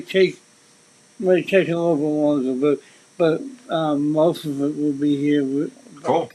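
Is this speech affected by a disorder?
Yes: cerebral palsy; since birth; speech impediment.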